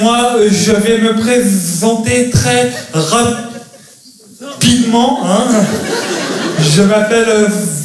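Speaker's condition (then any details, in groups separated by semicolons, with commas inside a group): Stuttering; stuttering since childhood, diagnosed age four, psychiatrist first misdiagnosed Gilles de la Tourette; finds 'bègue' hard to say, restarts phrase for listeners; blocks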